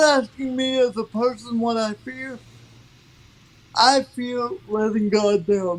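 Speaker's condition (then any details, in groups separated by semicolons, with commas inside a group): Cerebral palsy; from birth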